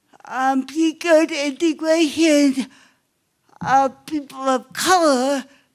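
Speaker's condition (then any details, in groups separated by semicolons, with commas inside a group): Cerebral palsy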